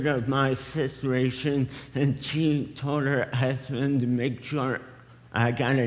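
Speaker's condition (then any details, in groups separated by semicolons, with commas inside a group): Cerebral palsy; affects speech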